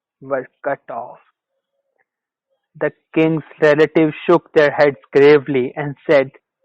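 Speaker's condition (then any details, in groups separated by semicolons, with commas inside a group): No condition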